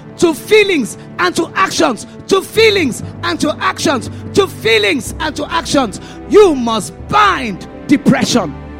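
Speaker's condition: No condition

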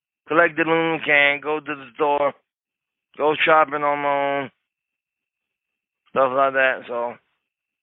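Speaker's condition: Cerebral palsy; wheelchair user

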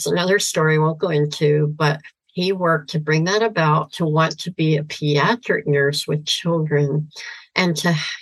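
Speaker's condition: Severe cleft palate, cleft lip and palate

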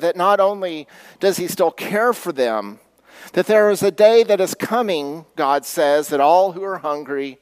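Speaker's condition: No condition

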